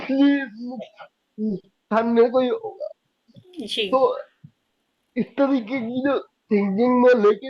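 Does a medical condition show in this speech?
Yes: cerebral palsy; could not speak as a child.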